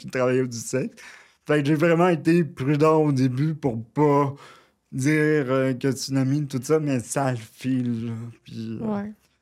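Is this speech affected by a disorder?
Yes: cerebral palsy, near quadriplegia.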